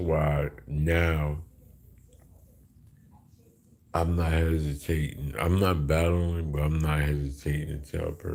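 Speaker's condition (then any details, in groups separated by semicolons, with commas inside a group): Slurred speech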